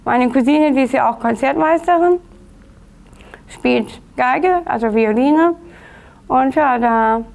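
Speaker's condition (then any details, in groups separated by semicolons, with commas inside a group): Down syndrome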